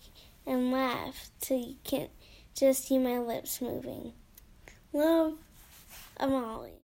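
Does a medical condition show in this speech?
Yes: cerebral palsy; finds reading own poetry aloud hard, cannot say it as intended.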